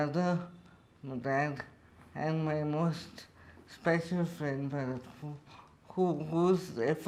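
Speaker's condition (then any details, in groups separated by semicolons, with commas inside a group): Cerebral palsy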